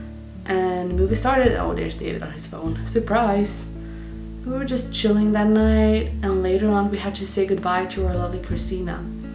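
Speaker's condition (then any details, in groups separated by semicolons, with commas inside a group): No condition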